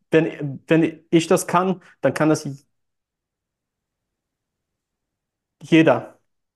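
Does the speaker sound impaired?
Yes: stuttering; since childhood, hard in childhood, youth, school and nearly all speaking situations; compensates by outsourcing phone calls, social media and texting, speaks on stage; speech hangs at times, part-word repetitions; here repeated words, blocks.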